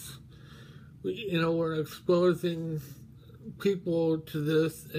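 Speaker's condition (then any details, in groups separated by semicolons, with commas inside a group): Mobius syndrome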